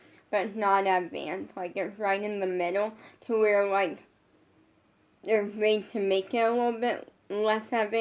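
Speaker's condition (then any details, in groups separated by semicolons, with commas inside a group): Brain injury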